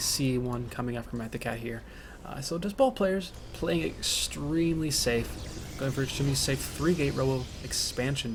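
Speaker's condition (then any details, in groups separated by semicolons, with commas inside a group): No condition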